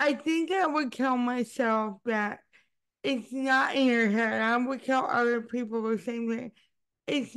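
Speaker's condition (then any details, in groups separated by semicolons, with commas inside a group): Cerebral palsy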